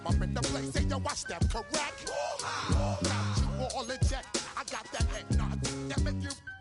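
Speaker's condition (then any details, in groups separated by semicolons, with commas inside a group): No condition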